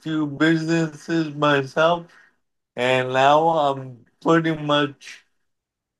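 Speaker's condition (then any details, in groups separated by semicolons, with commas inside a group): Cerebral palsy; wheelchair over the years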